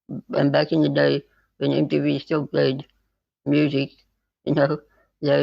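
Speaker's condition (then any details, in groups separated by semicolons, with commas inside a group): Spinal muscular atrophy type 2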